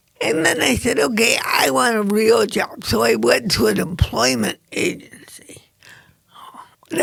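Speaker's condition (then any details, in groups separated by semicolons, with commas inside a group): Cerebral palsy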